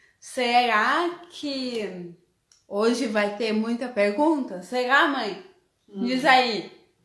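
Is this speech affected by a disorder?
Yes: cerebral palsy.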